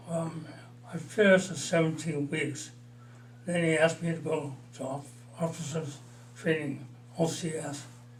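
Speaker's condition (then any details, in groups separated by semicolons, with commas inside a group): Parkinson's disease, mild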